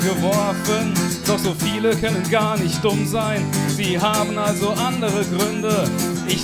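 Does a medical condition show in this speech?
No.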